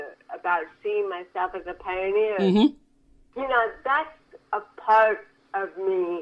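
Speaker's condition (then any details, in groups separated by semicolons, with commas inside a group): Cerebral palsy; from birth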